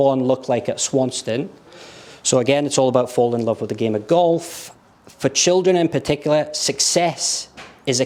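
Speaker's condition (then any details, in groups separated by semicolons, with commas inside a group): No condition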